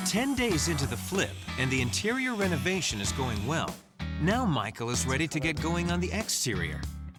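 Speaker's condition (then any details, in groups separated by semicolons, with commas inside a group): No condition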